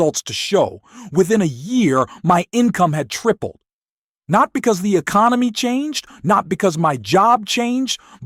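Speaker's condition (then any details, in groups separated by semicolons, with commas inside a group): No condition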